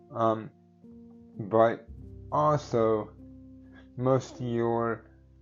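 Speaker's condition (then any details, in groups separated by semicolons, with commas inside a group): Cerebral palsy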